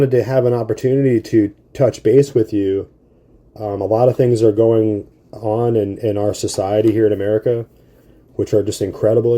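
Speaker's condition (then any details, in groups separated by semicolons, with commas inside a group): No condition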